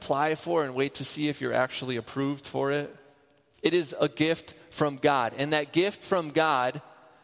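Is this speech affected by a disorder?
No.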